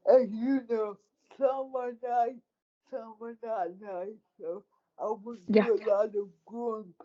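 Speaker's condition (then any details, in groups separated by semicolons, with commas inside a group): Cerebral palsy; speech affected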